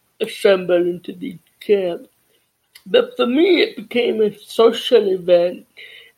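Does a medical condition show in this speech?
Yes: deafness.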